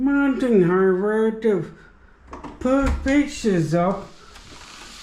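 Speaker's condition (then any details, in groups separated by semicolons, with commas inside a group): Traumatic brain injury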